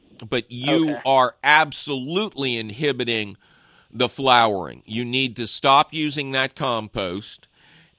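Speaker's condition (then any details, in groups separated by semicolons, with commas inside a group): No condition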